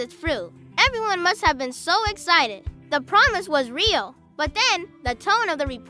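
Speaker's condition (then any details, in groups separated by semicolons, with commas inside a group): No condition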